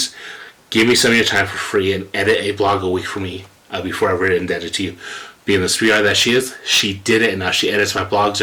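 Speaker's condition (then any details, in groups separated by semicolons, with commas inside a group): No condition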